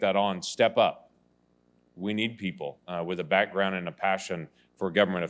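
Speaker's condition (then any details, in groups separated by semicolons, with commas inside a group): No condition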